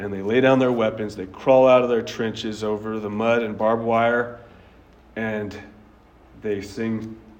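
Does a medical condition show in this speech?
No.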